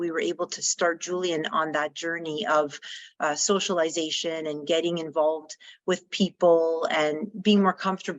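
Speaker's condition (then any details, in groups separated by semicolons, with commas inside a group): No condition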